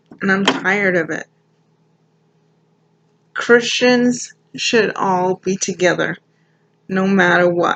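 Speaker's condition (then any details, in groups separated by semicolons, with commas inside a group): Cerebral palsy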